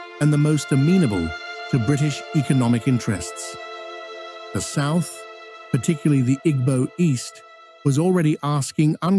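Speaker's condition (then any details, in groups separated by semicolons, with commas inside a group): No condition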